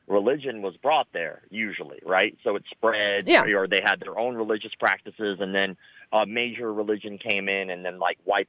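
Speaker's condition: Cleft lip and palate; many surgeries as a child

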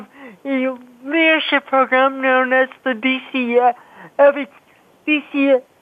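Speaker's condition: Cerebral palsy; speech affected by cerebral palsy

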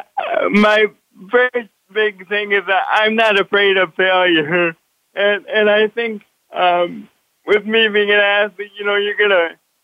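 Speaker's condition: Cerebral palsy; walks with walker

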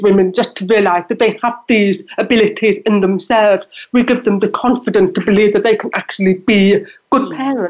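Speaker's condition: Deafness; deafness audible in voice

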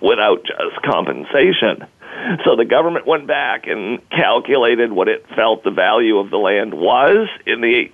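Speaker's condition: Spasmodic dysphonia; sudden onset

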